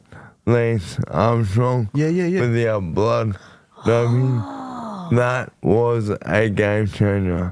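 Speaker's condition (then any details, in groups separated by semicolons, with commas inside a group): Motor neurone disease; voice became very nasal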